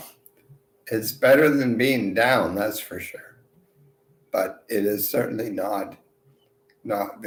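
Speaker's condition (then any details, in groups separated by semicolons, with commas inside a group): Multiple sclerosis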